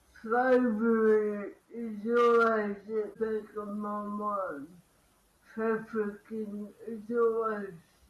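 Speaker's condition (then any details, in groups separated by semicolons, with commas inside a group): Cerebral palsy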